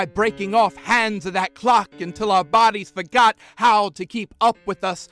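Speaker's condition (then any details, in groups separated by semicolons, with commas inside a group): No condition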